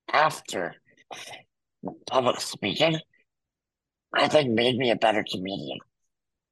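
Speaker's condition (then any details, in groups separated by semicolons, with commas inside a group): Muscular dystrophy; congenital, wheelchair user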